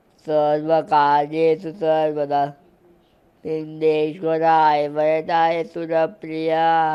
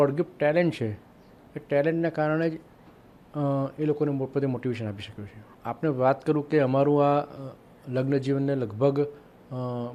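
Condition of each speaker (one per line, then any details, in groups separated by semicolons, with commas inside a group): Cerebral palsy; severe form, childhood onset, mental and physical effects; cannot sit or walk, receives therapy
No condition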